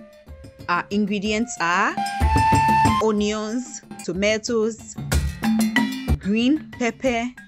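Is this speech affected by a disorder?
No.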